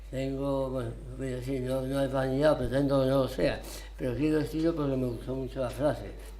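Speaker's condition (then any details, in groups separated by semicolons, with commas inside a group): Tongue cancer, partial glossectomy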